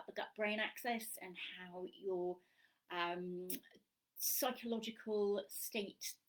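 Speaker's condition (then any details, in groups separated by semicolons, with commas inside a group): No condition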